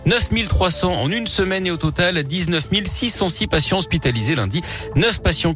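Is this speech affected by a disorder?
No.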